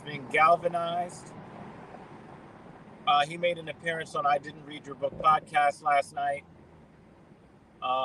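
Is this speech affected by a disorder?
No.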